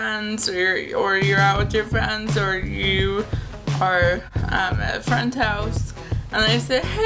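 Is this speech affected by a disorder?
Yes: cerebral palsy.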